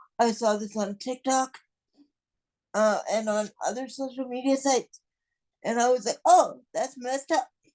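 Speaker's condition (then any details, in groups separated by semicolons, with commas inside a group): Cerebral palsy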